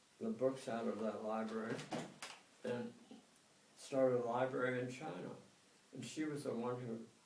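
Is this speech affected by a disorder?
Yes: tongue cancer.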